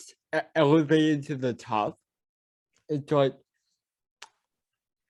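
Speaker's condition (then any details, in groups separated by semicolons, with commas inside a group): Cerebral palsy; mild speech impediment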